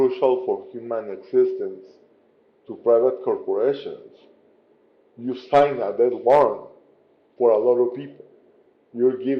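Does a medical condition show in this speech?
Yes: cerebral palsy; since birth, dynamic muscle tension.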